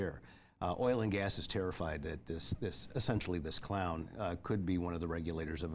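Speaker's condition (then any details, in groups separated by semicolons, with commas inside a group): No condition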